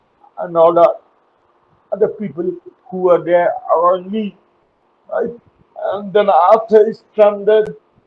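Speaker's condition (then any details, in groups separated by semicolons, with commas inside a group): Cerebral palsy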